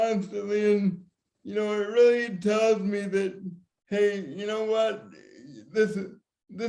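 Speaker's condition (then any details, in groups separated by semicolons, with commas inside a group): Cerebral palsy; severe cerebral palsy, affects walking, lifelong physical therapy; walks, competes in triathlons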